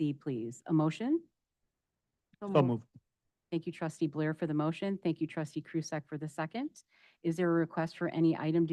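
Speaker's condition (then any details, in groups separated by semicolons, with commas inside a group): No condition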